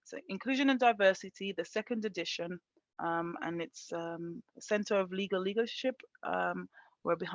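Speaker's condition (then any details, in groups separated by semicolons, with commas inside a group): No condition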